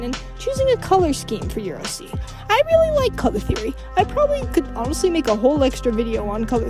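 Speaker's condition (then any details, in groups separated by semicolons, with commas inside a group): No condition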